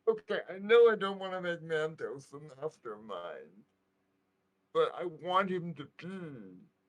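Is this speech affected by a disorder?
Yes: cerebral palsy; right side weaker.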